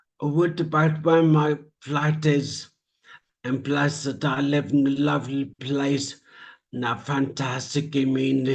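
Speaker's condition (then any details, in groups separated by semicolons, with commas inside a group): Traumatic brain injury; speech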